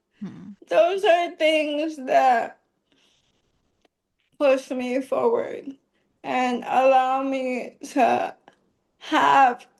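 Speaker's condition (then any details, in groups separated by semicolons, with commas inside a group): ALS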